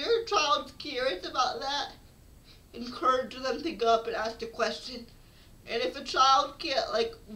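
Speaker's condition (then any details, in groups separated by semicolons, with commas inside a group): Cerebral palsy; affects speech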